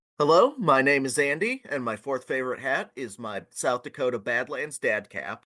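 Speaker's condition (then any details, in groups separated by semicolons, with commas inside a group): No condition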